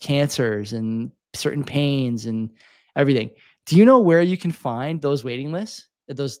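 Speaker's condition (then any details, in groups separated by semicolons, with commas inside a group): No condition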